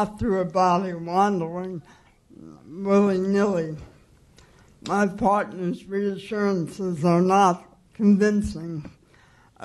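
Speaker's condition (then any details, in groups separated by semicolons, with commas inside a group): Cerebral palsy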